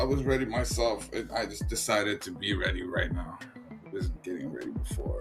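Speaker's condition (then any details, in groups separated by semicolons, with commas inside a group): No condition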